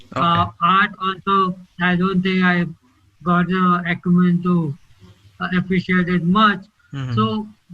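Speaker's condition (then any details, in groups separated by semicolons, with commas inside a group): ALS; two years since diagnosis, falling, speech therapy, breathing exercises; labored slurred speech, choking on water, aspiration risk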